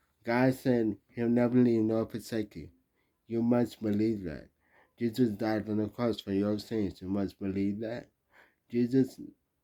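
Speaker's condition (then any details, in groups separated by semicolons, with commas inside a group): Traumatic brain injury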